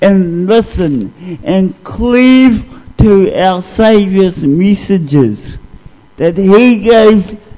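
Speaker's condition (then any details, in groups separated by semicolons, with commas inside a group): Cerebral palsy; discovered at age 2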